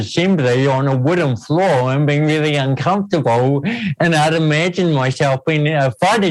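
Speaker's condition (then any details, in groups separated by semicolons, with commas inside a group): Cerebral palsy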